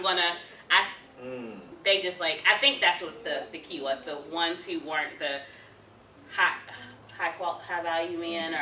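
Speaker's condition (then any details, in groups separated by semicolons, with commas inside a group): No condition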